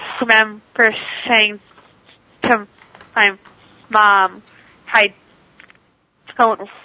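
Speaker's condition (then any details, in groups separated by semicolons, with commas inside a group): Stuttering; very severe third grade, worse high school, speakeasy from Dr. John Haskell, speech therapy helped core; moderate, occasional speakeasy in-ear delayed auditory feedback device, not worn on show; device cuts stuttering about 95%, still stutters at sentence onset, worse around unfamiliar people, sometimes avoids talking; repeated sounds, blocks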